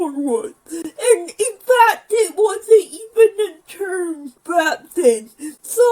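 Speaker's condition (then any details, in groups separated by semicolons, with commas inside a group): Physical speech impairment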